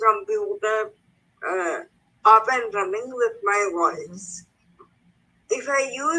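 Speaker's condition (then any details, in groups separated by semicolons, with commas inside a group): Cerebral palsy; slurred and unclear when tired, standard voice recognition fails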